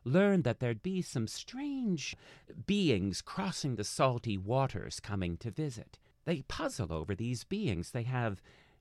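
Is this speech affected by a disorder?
No.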